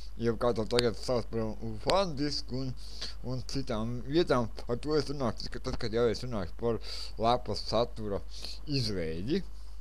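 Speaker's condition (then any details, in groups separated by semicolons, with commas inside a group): Cerebral palsy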